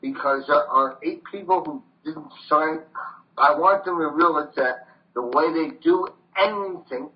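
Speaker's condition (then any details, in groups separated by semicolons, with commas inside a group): Voice box damage from tracheostomy; brain injury from smoke inhalation, carbon monoxide poisoning, voice box damaged by medic's trach tube; about 30 to 32 years since injury, cannot write, lost fine motor skills; cannot sing as before, ongoing voice challenge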